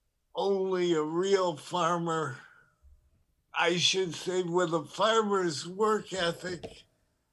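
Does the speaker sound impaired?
Yes: Parkinson's disease; tremor.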